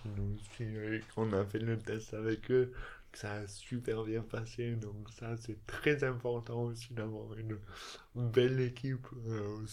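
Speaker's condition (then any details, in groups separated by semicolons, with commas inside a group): Dystonia; elocution difficulties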